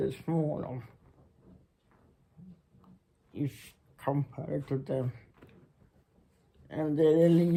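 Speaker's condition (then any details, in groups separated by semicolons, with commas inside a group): Muscular Parkinson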